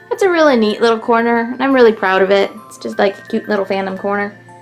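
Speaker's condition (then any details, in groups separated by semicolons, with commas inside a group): No condition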